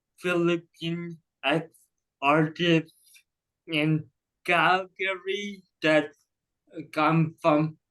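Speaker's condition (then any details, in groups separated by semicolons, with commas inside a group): Cerebral palsy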